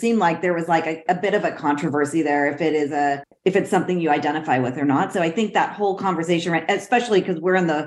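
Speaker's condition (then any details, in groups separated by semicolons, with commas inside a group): No condition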